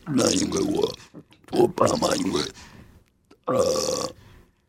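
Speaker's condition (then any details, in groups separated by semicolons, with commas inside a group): Total laryngectomy, esophageal speech; hoarse under two months before diagnosis, voiceless after surgery, now slow esophageal speech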